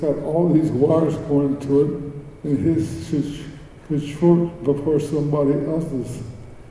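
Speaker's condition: Cerebral palsy; speech

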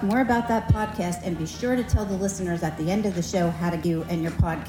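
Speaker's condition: No condition

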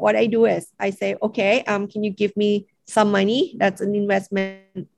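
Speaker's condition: No condition

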